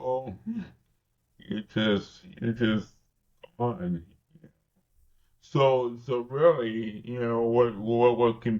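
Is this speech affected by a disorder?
Yes: cerebral palsy.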